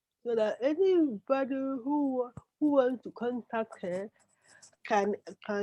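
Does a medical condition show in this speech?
Yes: cerebral palsy; brain damage cause.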